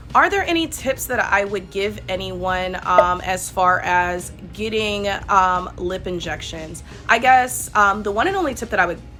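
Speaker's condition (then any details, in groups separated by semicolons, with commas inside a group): No condition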